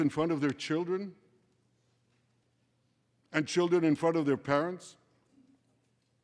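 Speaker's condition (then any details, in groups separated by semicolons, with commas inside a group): No condition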